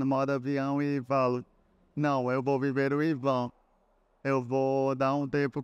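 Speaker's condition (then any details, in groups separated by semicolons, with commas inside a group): Cerebral palsy; relearned talking after onset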